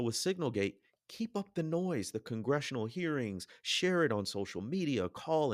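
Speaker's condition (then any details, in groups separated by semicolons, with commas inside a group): No condition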